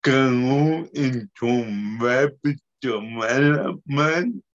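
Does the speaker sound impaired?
Yes: cerebellar and spinal ataxia; degenerative nervous system disease, works with physio; ataxia affects speech, movement, hand movement, daily activities.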